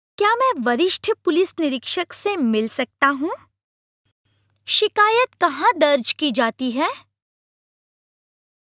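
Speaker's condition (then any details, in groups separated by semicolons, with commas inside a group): No condition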